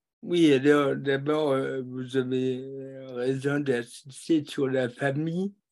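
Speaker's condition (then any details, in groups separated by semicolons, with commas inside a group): Cerebral palsy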